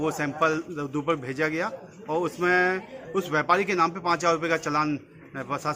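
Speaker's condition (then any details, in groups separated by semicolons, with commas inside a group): No condition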